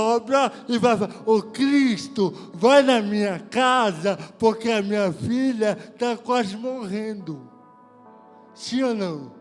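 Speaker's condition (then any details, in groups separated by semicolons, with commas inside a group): Cerebral palsy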